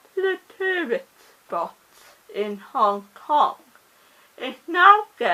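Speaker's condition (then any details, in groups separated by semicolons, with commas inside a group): Cerebral palsy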